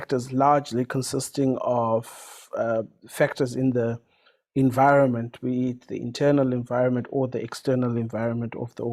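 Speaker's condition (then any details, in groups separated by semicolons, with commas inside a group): No condition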